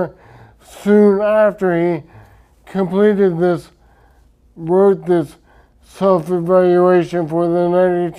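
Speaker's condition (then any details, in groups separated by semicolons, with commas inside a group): Traumatic brain injury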